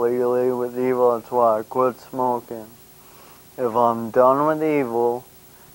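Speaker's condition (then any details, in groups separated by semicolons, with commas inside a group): Brain injury; slurred speech, partly unintelligible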